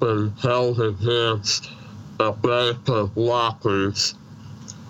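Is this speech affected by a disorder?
Yes: Treacher Collins syndrome, severe.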